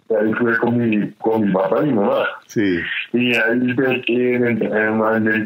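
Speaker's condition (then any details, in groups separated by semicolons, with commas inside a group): Cerebral palsy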